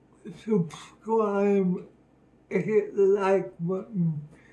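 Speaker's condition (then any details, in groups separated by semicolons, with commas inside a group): Cerebral palsy; uses wheelchair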